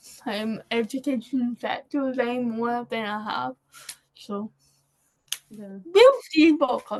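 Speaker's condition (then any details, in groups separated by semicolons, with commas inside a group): Cerebral palsy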